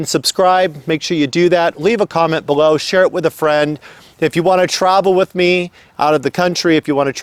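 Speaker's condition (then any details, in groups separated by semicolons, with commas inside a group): No condition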